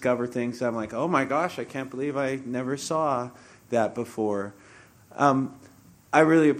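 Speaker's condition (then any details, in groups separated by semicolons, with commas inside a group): No condition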